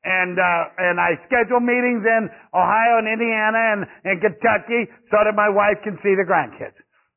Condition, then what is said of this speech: No condition.